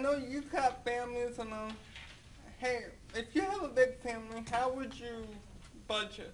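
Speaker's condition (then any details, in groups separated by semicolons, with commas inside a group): Cerebral palsy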